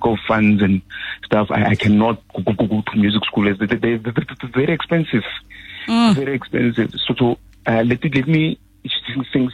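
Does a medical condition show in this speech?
Yes: stutter; present since growing up; phone caller from Limpopo, sings Frank Sinatra's Fly Me to the Moon on air; stutters when speaking, no stutter when singing or doing music, music has helped; here repeated sounds.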